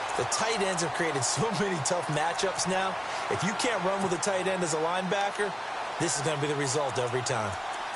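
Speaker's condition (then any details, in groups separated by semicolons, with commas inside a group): No condition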